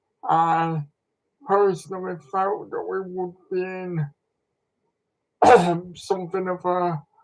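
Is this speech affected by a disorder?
Yes: cerebral palsy.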